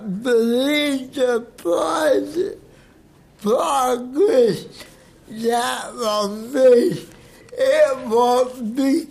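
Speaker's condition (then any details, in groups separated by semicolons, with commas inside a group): Cerebral palsy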